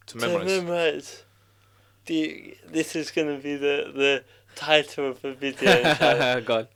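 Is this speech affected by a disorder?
Yes: cerebral palsy.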